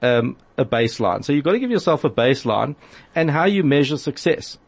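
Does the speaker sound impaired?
No.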